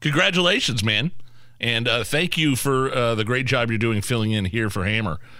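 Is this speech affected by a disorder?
No.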